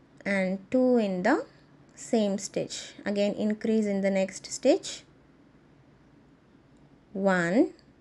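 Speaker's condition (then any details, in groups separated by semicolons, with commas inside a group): No condition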